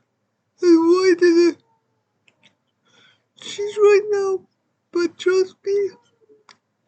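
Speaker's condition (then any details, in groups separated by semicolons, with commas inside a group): Cerebral palsy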